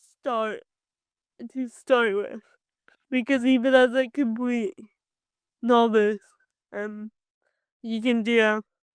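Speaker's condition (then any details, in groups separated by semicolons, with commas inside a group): Cerebral palsy; from birth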